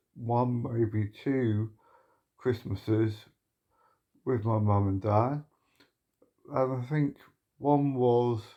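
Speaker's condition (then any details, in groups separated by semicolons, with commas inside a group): Motor neuron disease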